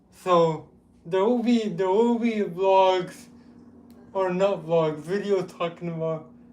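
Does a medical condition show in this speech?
Yes: cerebral palsy; with developmental delay.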